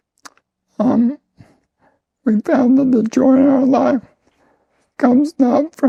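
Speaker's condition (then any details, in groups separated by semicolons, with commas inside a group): ALS; voice and lungs affected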